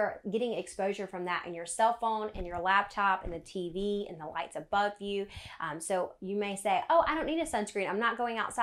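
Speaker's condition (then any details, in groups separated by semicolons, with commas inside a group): No condition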